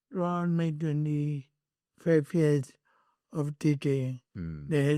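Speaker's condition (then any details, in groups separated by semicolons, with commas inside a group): Cerebral palsy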